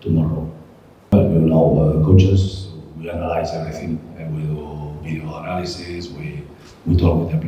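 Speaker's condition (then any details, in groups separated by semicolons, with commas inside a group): No condition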